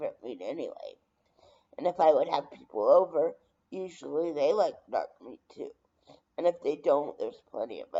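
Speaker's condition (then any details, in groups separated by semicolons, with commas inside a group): Brain injury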